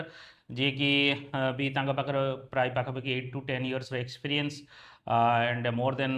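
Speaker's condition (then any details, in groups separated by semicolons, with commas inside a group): No condition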